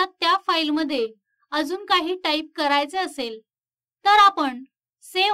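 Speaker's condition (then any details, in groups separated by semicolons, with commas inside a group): No condition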